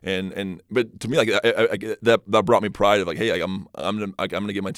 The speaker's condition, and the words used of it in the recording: Stuttering. I've learned that, you know, I feel more confident, and when I'm more confident, I feel like I stutter less.